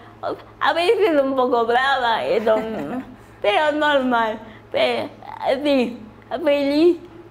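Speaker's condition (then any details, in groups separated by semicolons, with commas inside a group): Cerebral palsy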